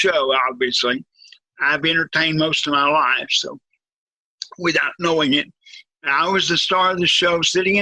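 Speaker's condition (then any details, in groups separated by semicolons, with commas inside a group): Cerebral palsy, severe; from birth, quadriplegic, wheelchair user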